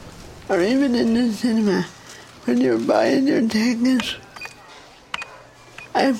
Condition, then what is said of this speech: Cerebral palsy. And you're trying to compete, and the other person loses interest because it takes too long to finish a syllable or a word, let alone a sentence.